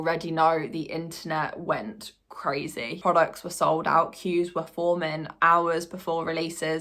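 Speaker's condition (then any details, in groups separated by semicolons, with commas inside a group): No condition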